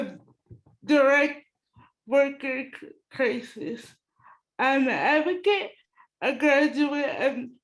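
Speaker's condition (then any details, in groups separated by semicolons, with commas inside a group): Cerebral palsy; fully reliant on care workers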